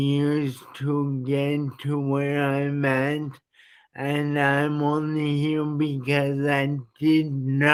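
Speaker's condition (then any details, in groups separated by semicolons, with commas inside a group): Traumatic brain injury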